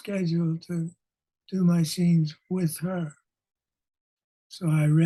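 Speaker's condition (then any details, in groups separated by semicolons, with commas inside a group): Parkinson's disease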